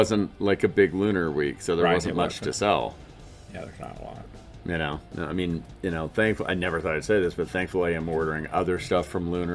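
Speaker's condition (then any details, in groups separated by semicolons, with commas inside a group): No condition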